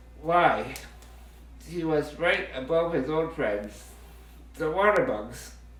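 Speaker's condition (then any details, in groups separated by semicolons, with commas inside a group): Muscular dystrophy, Duchenne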